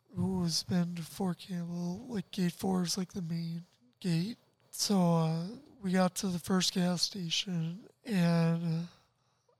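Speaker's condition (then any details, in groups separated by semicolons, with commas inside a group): Tracheostomy, ventilator dependent; paralyzed from neck down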